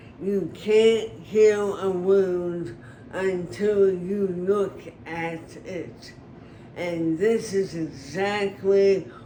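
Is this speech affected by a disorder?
Yes: brain injury; traumatic, car accident; could not blow out candles for years.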